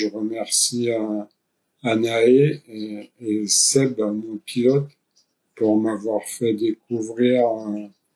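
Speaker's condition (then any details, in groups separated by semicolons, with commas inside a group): ALS; increasing difficulty speaking, mainly due to breath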